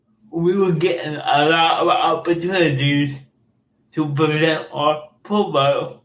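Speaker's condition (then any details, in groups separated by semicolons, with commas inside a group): Cerebral palsy; speech impairments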